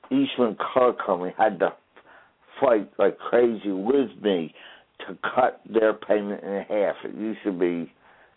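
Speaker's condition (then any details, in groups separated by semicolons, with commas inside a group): Traumatic brain injury; traumatic brain injury from being trapped in a fire; at least 20 years since injury; noticeable voice challenge, people ask about voice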